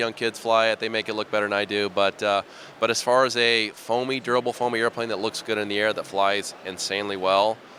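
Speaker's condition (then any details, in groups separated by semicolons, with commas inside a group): No condition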